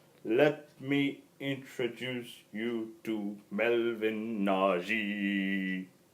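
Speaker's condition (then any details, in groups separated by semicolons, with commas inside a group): No condition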